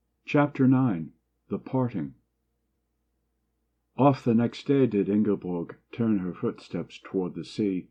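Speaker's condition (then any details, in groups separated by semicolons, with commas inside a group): No condition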